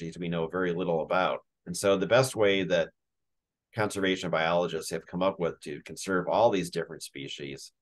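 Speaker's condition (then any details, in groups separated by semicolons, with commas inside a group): No condition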